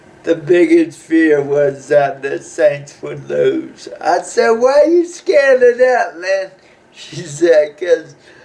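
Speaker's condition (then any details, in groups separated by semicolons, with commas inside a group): Cerebral palsy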